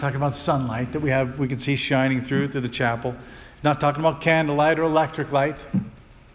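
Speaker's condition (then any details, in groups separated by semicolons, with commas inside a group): No condition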